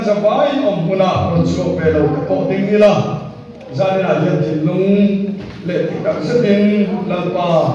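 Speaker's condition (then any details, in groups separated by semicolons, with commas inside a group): No condition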